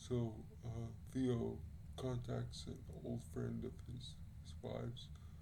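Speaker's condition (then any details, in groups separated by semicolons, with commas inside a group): Cerebral palsy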